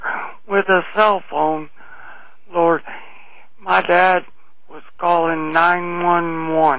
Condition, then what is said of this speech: Throat cancer. I could tell there was a little bit of a, you know, you're laboring to talk there.